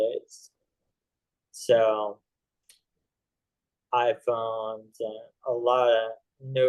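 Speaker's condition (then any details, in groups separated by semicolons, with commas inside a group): ALS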